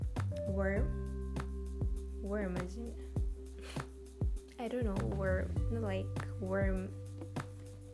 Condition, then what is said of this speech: No condition.